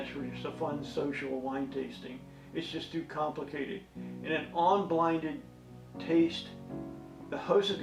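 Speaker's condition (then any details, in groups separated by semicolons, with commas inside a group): No condition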